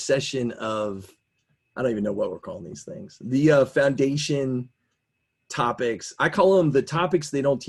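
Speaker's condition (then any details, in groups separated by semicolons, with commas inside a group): No condition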